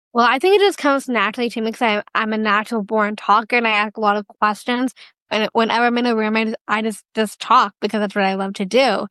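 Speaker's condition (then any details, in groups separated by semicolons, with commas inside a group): Down syndrome; duplicate of the 21st chromosome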